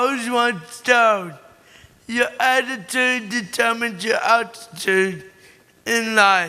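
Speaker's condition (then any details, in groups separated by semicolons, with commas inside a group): Cerebral palsy; born premature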